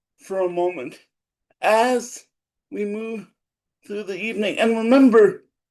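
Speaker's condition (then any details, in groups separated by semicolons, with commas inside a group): Cerebral palsy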